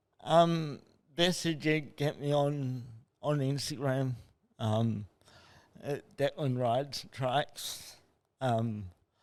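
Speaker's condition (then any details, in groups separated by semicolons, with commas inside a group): Cerebral palsy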